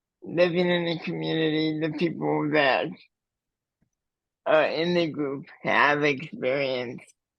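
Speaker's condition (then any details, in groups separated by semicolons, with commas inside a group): Cerebral palsy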